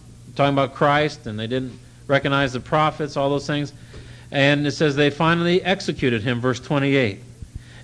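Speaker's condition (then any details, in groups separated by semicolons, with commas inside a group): No condition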